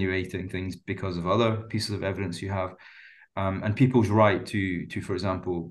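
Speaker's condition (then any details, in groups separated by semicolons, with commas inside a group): No condition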